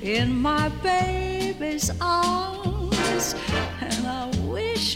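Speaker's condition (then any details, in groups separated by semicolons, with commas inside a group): No condition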